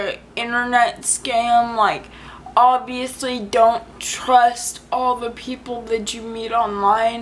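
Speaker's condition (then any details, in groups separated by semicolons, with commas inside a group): Cerebral palsy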